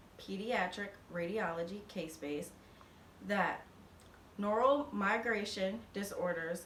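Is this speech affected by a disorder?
No.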